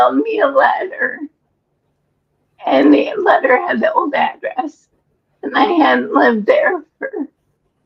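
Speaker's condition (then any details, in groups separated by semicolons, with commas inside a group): ALS; breathless after exertion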